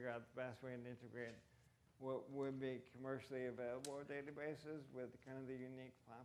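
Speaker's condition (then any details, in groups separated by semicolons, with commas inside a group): ALS; voice impacted, reduced fluency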